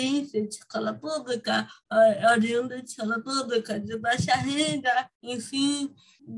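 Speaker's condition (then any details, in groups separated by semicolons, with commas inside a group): Cerebral palsy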